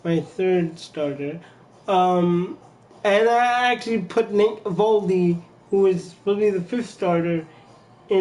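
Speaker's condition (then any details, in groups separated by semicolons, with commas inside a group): Cerebral palsy; from birth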